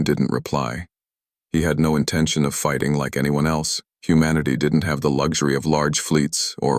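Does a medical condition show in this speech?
No.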